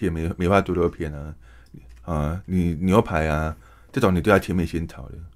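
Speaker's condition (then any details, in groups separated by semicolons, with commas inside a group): Hearing impairment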